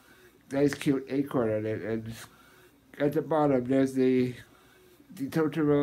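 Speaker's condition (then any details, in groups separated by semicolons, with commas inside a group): Muscular dystrophy, Duchenne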